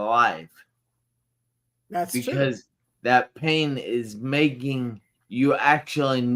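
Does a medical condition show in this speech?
Yes: traumatic brain injury.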